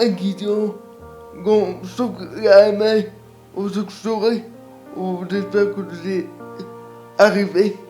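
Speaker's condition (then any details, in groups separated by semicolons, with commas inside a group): Cerebral palsy; present from birth, motor disorders; about twenty years since diagnosis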